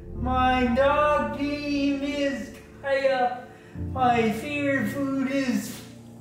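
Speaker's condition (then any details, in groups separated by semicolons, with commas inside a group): Traumatic brain injury; severe, car accident, initial coma, whole left side affected; about two years post injury, hyperbaric oxygen, physical therapy; speech and expression improving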